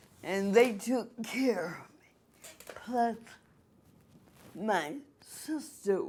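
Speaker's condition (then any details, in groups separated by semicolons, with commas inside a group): Cerebral palsy; from birth; voice sounds different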